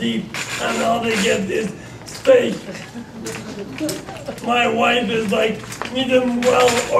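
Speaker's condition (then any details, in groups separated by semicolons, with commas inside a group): Traumatic brain injury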